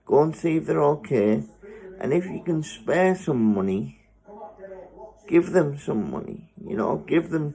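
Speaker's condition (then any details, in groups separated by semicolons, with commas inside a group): Spastic cerebral palsy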